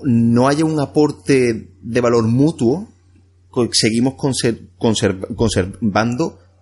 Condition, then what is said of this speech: Stuttering. Es decir, la fluidez que tengo yo ahora hablando no es la que tenía antes.